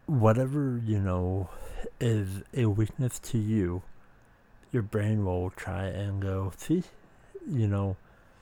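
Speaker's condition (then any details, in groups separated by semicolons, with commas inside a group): Speech impediment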